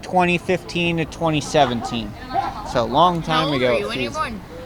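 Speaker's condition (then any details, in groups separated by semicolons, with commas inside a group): No condition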